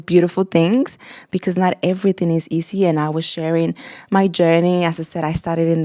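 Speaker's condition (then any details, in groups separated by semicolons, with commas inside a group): No condition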